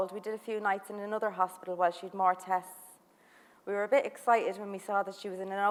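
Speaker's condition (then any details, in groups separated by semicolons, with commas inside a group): No condition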